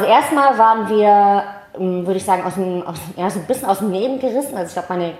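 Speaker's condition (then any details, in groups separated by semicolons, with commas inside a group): Cleft palate, mild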